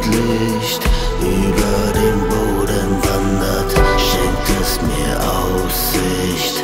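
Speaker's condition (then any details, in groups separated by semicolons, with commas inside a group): No condition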